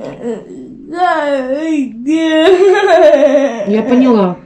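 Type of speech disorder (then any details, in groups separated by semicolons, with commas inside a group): Pseudobulbar dysarthria; cerebral palsy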